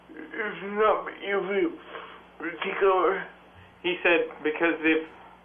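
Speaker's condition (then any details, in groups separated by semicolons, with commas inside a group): Cerebral palsy; strong speech impediment, uses interpreter publicly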